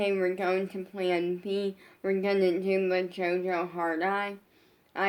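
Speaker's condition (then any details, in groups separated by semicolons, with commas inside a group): Brain injury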